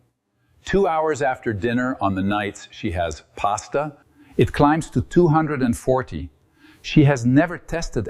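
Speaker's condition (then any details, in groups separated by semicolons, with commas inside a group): No condition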